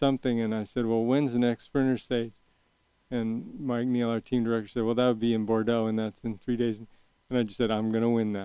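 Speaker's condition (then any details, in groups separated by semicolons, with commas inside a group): Young onset Parkinson's disease; shaky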